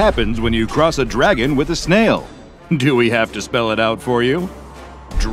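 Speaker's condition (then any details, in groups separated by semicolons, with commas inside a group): No condition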